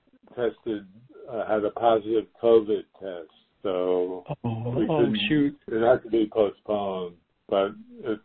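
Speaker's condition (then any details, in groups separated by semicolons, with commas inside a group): Parkinson's; assessment due in september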